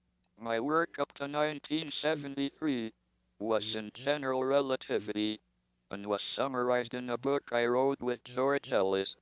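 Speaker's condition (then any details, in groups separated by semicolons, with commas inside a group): ALS, speech-generating device; diagnosed shortly after 21st birthday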